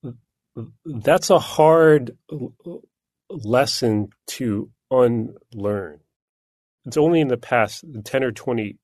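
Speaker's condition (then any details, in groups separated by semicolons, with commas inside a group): Stuttering; no stuttering when singing, singing uses a different neural pathway; blocks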